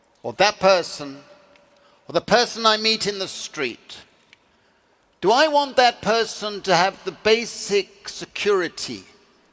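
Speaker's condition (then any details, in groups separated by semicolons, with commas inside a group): No condition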